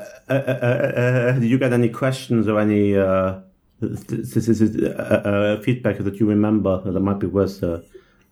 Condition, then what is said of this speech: Stuttering. Well, I think I was quite happy because often at stuttering conferences, I'm stuttering severely.